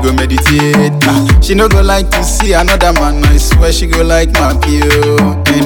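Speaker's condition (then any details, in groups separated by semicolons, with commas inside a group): No condition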